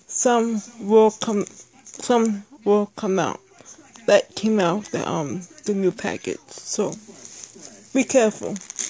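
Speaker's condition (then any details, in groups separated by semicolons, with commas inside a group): Speech impairment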